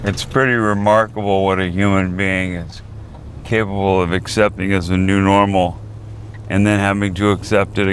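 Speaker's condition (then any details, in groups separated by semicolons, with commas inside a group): ALS; slurred speech, sounds drunk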